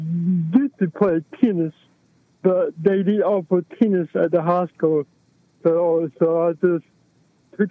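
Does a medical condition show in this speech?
Yes: cerebral palsy; affects movement.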